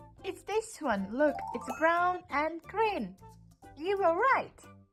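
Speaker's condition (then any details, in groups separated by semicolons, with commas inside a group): No condition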